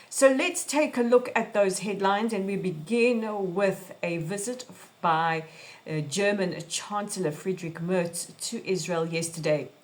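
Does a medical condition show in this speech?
No.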